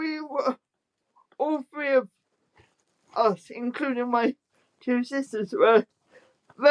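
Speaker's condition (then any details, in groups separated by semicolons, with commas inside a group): Spastic quadriplegic cerebral palsy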